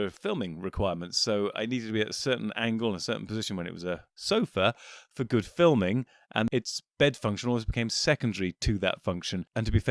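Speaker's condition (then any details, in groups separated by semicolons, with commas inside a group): No condition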